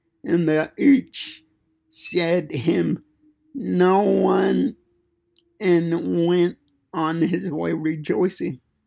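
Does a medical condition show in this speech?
Yes: cerebral palsy; fine motor impairment.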